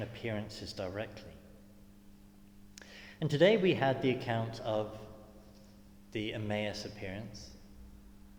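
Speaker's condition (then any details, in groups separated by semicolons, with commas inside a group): No condition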